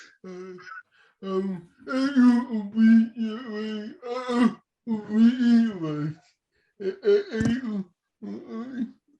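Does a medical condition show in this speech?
Yes: cerebral palsy; struggles to communicate, hard to understand.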